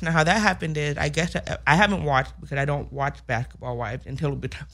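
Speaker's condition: Hearing loss with speech impediment; specialized hearing aids needed

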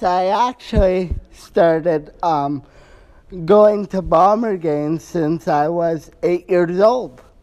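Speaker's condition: Cerebral palsy; caused by brain bleed, affects walking muscles, all muscles affected to some degree, wheelchair since childhood

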